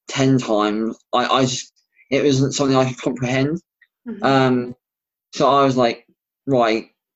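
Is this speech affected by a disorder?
Yes: bilateral cleft lip and palate; congenital, severe, found at birth, over 30 operations, surgeries repeated 3-4 times, many grommets, bleeding ear infections, very poor childhood hearing; relearned speech after each palate surgery, practiced alphabet.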